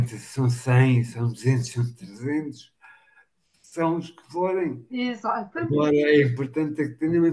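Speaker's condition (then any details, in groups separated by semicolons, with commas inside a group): Machado-Joseph disease (sca3)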